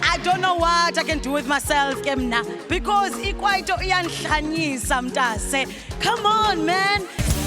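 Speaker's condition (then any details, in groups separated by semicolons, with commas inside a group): No condition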